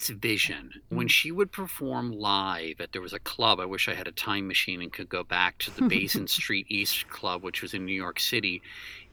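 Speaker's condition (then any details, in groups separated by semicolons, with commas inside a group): No condition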